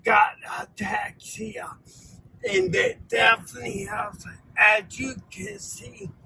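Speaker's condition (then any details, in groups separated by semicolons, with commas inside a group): Ataxia; acquired form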